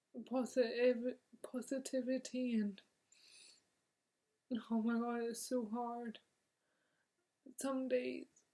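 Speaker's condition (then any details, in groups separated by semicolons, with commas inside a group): Motor neurone disease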